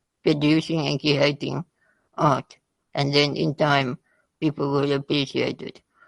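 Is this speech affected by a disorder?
Yes: spinal muscular atrophy type 2; type 2, progressive, severe disability; weakening over time.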